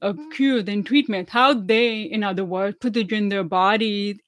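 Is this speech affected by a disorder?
Yes: deafness; hearing loss, about 25 years passing as hearing; uses hearing aids and closed captioning, not fluent in sign language; relearned English and speaking, about 10 years of speech therapy, told speaks really well.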